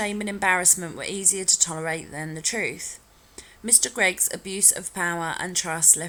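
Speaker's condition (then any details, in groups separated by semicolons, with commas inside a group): No condition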